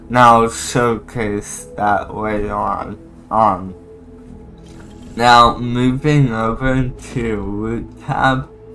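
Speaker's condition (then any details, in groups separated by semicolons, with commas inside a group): Cerebral palsy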